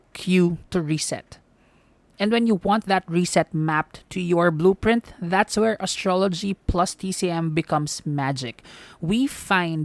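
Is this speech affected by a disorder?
No.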